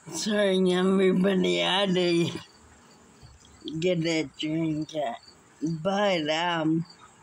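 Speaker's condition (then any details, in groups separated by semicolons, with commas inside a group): Muscular dystrophy; unable to walk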